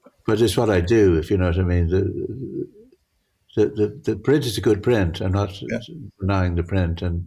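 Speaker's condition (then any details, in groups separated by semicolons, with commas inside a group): Parkinson's; altered visual perception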